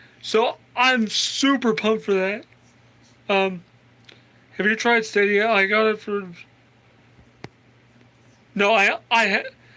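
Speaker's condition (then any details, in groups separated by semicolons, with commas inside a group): Cerebral palsy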